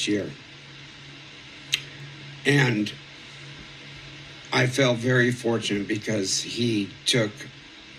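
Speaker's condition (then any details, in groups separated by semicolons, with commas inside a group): ALS; symptoms about 2.5 years, not walking, progression paused, physical therapy; voice previously lost, now slightly scratchy, past breathing trouble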